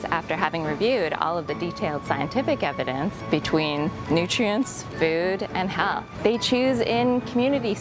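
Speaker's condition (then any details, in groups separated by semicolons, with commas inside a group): No condition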